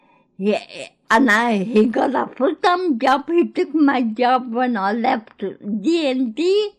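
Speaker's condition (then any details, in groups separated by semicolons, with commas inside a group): Cerebral palsy; born in Greece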